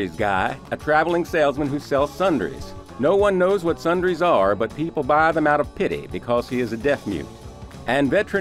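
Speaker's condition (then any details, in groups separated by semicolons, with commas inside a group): No condition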